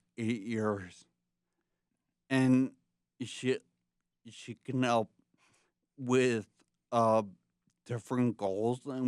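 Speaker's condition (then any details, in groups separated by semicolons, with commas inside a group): Traumatic brain injury from tumour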